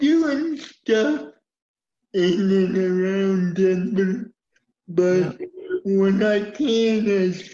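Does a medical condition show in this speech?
Yes: cerebral palsy; uses wheelchair.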